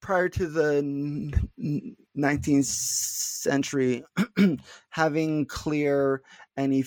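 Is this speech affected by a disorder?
Yes: stuttering; not stuttering much currently; little stuttering currently; here prolonged sounds.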